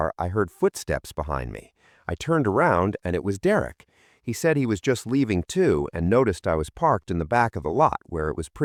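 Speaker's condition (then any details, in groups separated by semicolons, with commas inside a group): No condition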